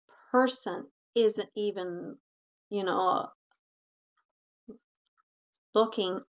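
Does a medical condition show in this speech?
Yes: stuttering; stuttering since childhood, childhood speech therapy, no cure; currently in speech therapy, neck relaxation and breathing techniques, fluency skills; still stutters, notably on own name or number, therapy increased fluency; here blocks.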